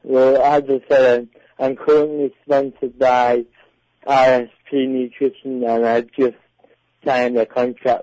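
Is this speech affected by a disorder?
Yes: cerebral palsy; cerebral palsy from birth, predicted never to walk, walked with walking frame, prone to rounded shoulders; back training straightened posture and shoulders; delayed development and talking, speech therapy paid by parents.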